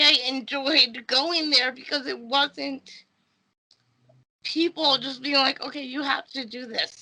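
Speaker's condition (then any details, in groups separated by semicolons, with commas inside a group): Cerebral palsy; speech therapy in childhood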